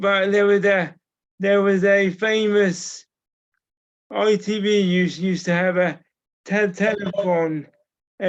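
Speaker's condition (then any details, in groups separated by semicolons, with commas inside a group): Cerebral palsy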